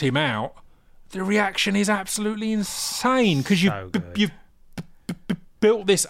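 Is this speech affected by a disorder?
Yes: stammer; persistent difficulty with hard g sounds; struggles with hard g, avoids words starting with hard g, stutters and sputters, words catching; here repeated sounds.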